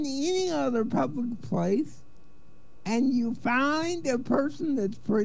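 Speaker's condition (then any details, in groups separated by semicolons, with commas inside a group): Cerebral palsy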